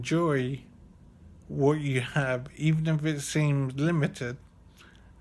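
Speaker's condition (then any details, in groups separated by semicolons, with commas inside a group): Severe brain injury; severe, mostly physically disabled, major memory impact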